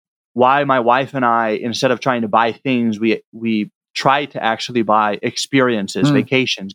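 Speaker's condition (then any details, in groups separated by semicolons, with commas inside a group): No condition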